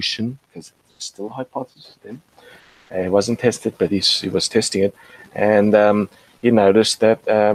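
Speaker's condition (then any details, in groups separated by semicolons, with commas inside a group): No condition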